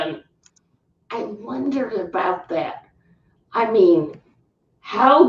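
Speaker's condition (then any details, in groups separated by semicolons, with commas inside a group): Cerebral palsy; tracheotomy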